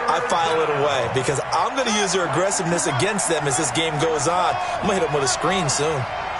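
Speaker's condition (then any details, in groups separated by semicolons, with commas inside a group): No condition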